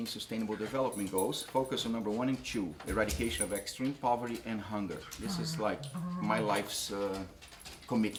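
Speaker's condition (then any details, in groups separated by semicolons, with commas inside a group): No condition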